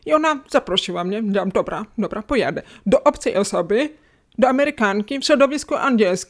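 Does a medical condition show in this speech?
Yes: hearing loss, cochlear implant, acquired; two years of rehabilitation to decode words, relearned listening to English, once unable to converse in English.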